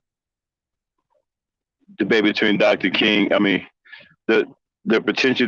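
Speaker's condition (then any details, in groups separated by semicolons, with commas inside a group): No condition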